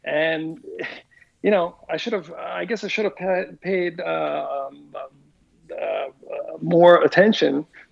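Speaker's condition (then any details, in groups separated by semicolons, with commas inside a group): Aphasia after stroke; massive stroke, right-side paralysis and impaired comprehension at onset, initially global aphasia; no speech at onset, first year ~1,000 words mostly nouns without verbs, must concentrate on speech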